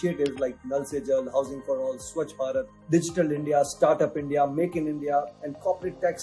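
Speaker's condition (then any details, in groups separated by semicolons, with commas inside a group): No condition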